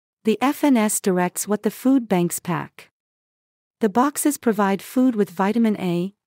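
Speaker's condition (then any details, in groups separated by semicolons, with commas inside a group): No condition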